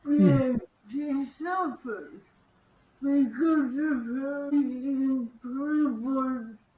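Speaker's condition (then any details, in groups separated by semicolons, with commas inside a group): Cerebral palsy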